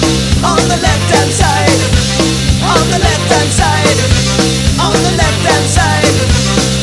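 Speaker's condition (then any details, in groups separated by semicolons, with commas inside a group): No condition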